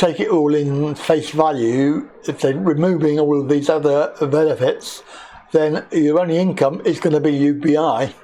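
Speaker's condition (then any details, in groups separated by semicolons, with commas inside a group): Cerebral palsy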